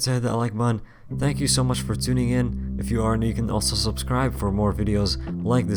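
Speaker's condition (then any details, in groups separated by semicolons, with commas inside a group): No condition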